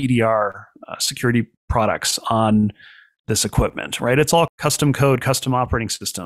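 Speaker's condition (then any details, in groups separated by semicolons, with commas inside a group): No condition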